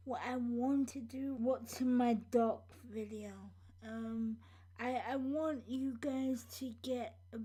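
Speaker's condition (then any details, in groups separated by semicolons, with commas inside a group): Cerebral palsy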